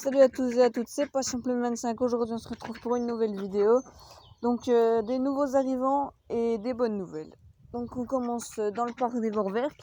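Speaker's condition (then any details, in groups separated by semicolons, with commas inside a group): No condition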